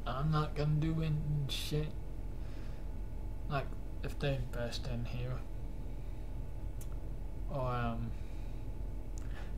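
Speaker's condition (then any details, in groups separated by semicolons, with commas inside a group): Cerebral palsy; cannot stand beyond 10 minutes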